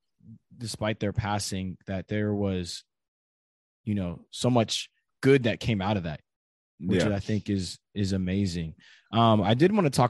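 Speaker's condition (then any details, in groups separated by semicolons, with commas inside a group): No condition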